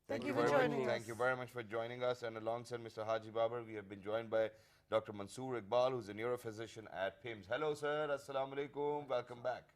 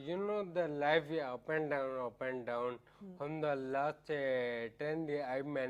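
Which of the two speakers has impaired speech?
The second: ataxia; about a decade since onset, walking affected; speech disturbed, slurring mistaken for drunkenness.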